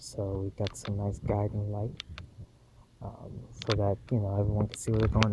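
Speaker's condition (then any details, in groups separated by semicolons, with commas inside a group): No condition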